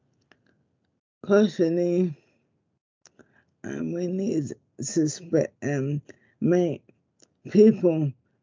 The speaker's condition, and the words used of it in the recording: ALS (motor neuron disease). And only that my speech sounds different, you know.